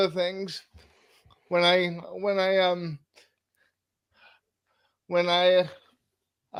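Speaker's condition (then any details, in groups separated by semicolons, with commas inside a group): Cerebral palsy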